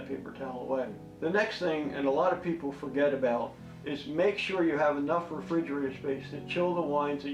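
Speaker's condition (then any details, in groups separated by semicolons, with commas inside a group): No condition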